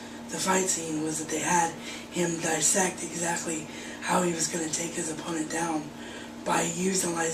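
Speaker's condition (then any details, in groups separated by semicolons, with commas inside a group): Cerebral palsy; wheelchair bound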